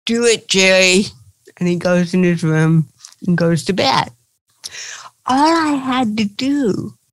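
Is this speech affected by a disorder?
Yes: cerebral palsy; since birth, limits movement, not quick on bike as child, felt unable to play professional tennis.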